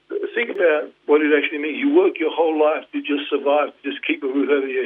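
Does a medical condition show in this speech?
Yes: Parkinson's; diagnosed 2019.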